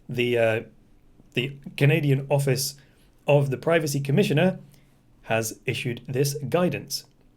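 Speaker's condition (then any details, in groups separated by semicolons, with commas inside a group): No condition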